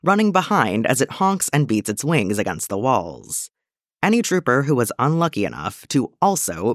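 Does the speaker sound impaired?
No.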